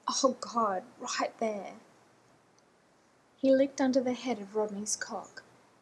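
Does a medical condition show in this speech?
No.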